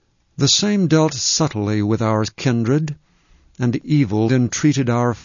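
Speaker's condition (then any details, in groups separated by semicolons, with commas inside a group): No condition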